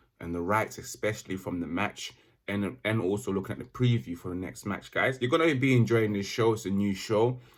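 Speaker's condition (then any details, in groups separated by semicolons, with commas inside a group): No condition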